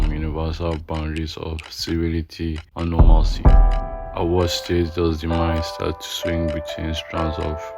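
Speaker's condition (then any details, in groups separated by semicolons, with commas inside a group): No condition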